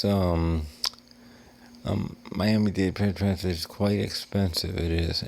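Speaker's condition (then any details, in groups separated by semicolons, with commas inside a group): Cerebral palsy; wheelchair user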